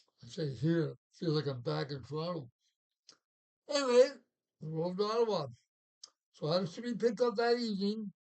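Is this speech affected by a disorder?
Yes: Parkinson's.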